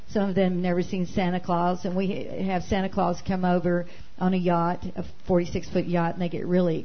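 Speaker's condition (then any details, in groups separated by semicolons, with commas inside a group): No condition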